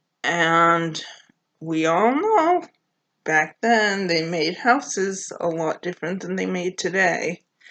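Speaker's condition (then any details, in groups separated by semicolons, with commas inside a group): Cerebral palsy; occasional word trouble from short-term memory loss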